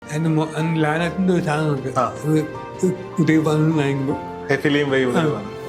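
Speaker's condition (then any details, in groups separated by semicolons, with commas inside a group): Cerebral palsy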